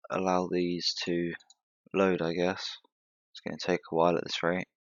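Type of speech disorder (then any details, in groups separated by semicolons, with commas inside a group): None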